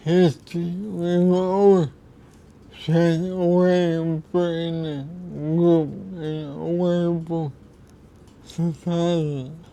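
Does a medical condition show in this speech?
Yes: cerebral palsy.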